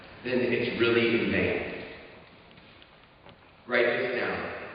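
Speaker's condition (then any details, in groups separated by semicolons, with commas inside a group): No condition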